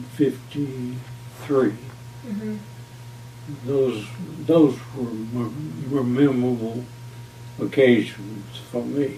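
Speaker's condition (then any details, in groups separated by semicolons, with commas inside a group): Parkinson's disease; about two years since onset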